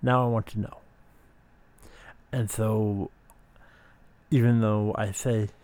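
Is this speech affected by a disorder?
Yes: speech impediment.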